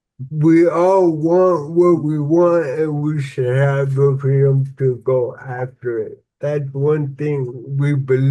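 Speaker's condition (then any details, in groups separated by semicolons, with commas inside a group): Cerebral palsy; somewhat slurred speech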